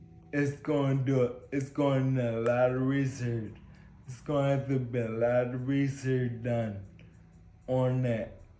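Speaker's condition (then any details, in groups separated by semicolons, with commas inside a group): Ataxia; spinocerebellar ataxia type 7, inherited, affects motor skills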